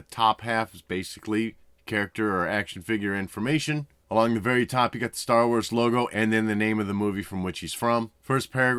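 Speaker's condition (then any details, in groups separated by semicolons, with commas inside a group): No condition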